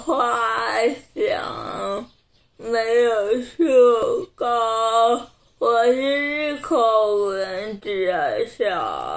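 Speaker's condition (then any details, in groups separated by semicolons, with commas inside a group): Cerebral palsy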